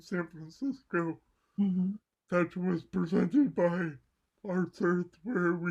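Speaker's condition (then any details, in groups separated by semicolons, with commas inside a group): Cerebral palsy; mild left side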